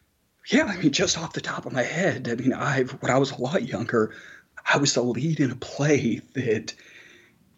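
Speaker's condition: Spasmodic dysphonia; voice changes began about 10 years ago

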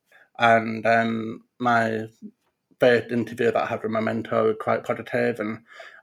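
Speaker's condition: Profound deafness; congenital profound deafness

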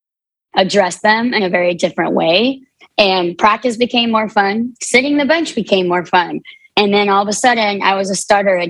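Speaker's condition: Cleft palate; cleft palate present from birth, 23 surgeries from birth to age 18

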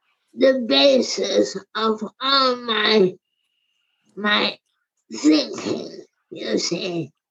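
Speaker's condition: Primary lateral sclerosis; wheelchair

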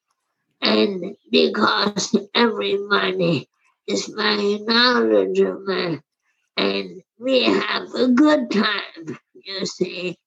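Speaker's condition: Primary lateral sclerosis; wheelchair use

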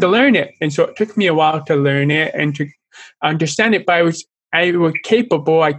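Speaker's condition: Deafness; born deaf both ears, implant at 13, speech therapy ages 2-3 to 10-11, redone after implant; speech okay, still has accent; struggles with speaking, no full sentences until age five, sign language learned later

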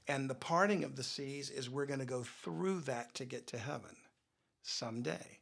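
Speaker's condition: No condition

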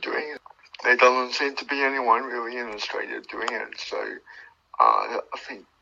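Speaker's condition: Cerebral palsy; uses wheelchair

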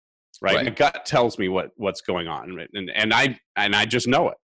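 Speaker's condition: No condition

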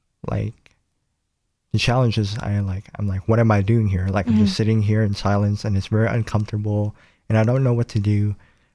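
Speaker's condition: Cleft palate; nose and lip

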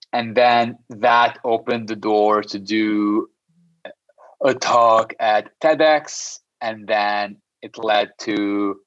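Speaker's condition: Stutter; stutter since childhood, stutters in six languages: English, French, Spanish, Arabic, Portuguese, Armenian; audible stutter during interview; no stuttering when singing, avoided speaking for years out of fear, later joined Toastmasters and debating club; prolonged sounds, blocks

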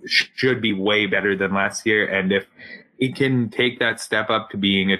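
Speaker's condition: No condition

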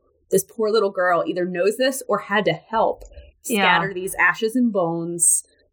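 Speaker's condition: No condition

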